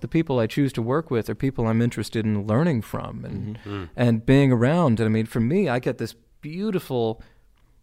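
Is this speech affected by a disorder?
No.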